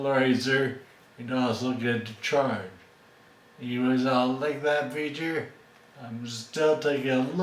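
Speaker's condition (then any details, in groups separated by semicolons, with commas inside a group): Friedreich's ataxia; inherited gene defect, quadriplegic; diagnosed at age 12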